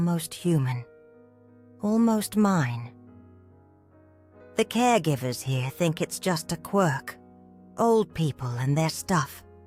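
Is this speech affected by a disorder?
No.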